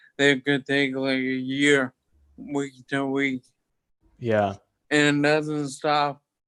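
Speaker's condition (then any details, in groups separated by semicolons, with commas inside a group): Toxic leukoencephalopathy, locked-in syndrome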